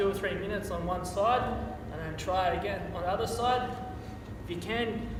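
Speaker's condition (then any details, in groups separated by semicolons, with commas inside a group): No condition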